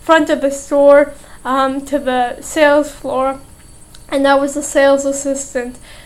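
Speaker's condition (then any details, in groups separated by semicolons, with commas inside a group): Cerebral palsy, mild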